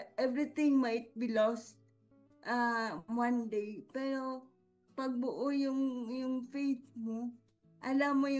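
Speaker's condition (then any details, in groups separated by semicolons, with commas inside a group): Cerebral palsy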